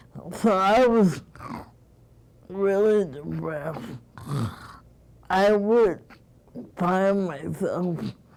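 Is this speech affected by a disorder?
Yes: cerebral palsy.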